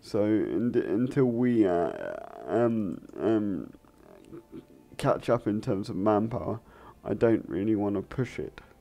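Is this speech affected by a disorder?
Yes: cerebral palsy.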